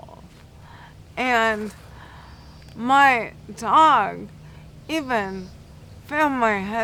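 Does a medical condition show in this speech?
Yes: cerebral palsy; affects speech.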